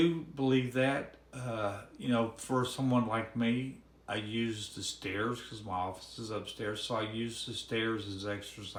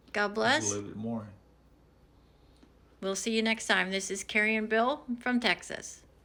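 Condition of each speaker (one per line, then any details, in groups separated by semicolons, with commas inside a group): ALS, severe; recently diagnosed, about 5.5 years of symptoms, on medication; speech severely hampered, difficulty swallowing, thicker liquids easier
No condition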